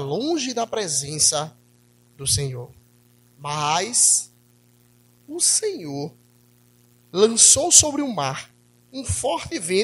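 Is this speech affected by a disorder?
No.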